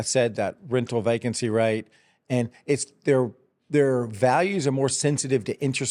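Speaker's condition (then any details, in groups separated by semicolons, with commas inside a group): No condition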